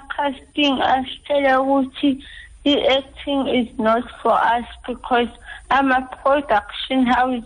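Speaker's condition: Cerebral palsy, ataxic; able to speak

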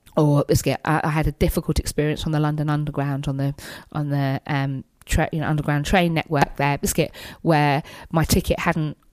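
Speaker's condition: Tourette's syndrome; diagnosed at end of high school, motor and vocal tics, tics felt as itch or pressure, intensified, coprolalia later; tic words interrupt speech, hedgehog, cat, beans, tics call friend Matt left-wing idiot, makes noise

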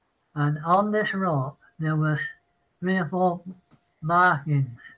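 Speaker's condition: Parkinson's; apologizes mid-sentence

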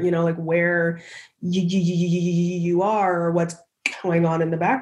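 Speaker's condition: Stuttering; described as a speech impediment; has a slight cold during the recording; stutters on stage and on camera; repeated sounds

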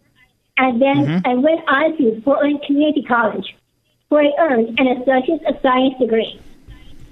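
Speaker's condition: Down syndrome; speaking engagements now via Zoom

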